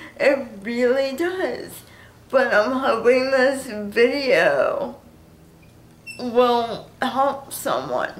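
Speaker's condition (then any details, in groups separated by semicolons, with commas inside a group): Cerebral palsy; prenatal stroke, right brain, limited left side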